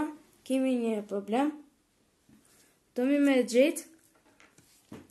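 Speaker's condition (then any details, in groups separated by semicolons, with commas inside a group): No condition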